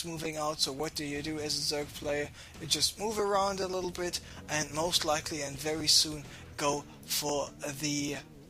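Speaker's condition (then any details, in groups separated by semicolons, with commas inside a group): No condition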